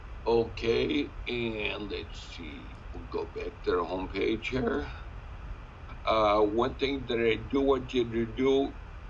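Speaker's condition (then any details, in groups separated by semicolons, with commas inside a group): Sca15, spinocerebellar ataxia type 15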